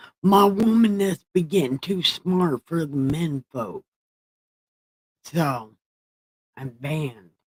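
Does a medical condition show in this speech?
Yes: brain injury.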